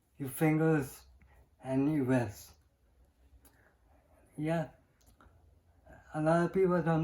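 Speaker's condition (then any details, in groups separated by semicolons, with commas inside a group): Cerebral palsy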